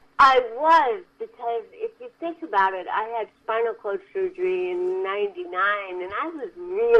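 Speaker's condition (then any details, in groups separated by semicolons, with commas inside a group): Cerebral palsy; from birth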